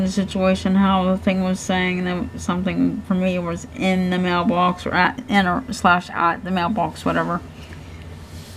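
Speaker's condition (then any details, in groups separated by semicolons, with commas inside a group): Cerebral palsy; hands affected, shaking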